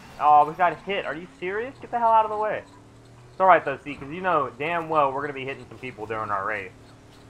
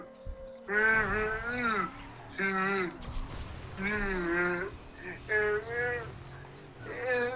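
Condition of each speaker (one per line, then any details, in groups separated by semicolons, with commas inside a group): No condition
Cerebral palsy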